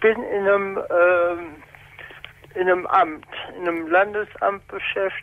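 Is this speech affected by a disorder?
Yes: congenital spastic paralysis; spastic paralysis since birth, mainly in hands, writing or holding full glass looks drunk.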